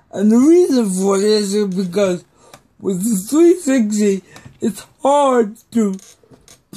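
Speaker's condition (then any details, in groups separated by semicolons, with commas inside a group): Cerebral palsy; may be hard to understand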